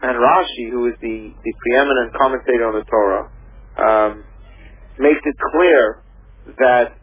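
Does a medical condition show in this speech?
No.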